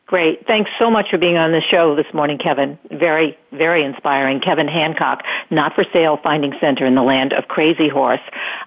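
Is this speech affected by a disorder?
No.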